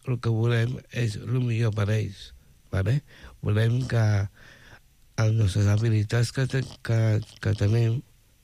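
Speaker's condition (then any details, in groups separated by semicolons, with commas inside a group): Down syndrome; intellectual disability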